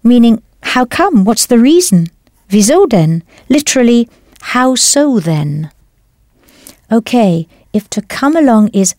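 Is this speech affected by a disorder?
No.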